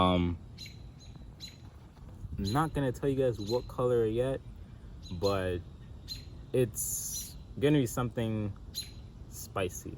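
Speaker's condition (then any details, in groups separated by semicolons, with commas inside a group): No condition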